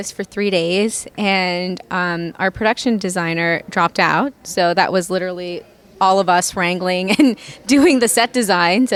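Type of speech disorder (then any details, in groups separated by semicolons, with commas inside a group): None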